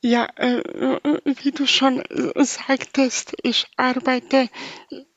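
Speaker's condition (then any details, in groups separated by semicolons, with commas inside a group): Spastic paralysis from birth; affects all four limbs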